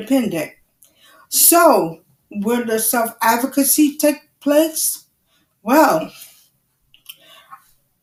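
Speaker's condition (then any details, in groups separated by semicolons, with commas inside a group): Cerebral palsy; wheelchair user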